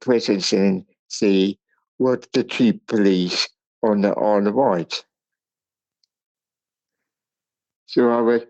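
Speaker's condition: Cerebral palsy; speech impairment

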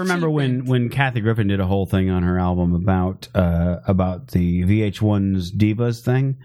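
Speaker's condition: No condition

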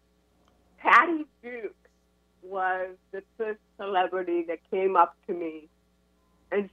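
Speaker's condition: Cerebral palsy; ongoing Botox for chronic pain, constant uncontrollable brain signals against spinal hardware

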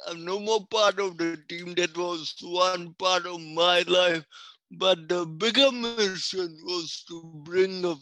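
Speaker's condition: Cerebral palsy; speech and coordination

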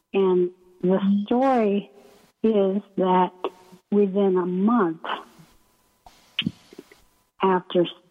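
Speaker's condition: ALS; onset right foot at VA internship in Maine, year of testing before diagnosis, wheelchair user; about three years since onset, two since diagnosis, progressed, needs Beasy board for transfers; breathing muscles weak, speech effortful, may sound weak or unclear, paces speech with breath, slowing, pausing

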